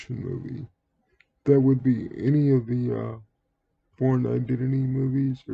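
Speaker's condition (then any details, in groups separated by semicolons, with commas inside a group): Cerebral palsy; speaks relatively well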